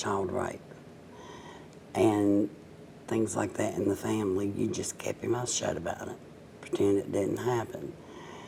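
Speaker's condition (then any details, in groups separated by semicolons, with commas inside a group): Cerebral palsy, mild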